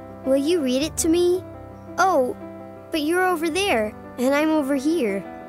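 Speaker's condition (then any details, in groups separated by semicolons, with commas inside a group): No condition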